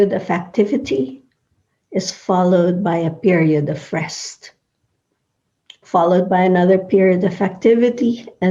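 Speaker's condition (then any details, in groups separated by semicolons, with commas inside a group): No condition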